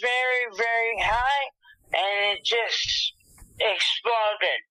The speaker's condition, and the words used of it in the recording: Dysarthria. And I have what's called dysarthria, which affects the speech.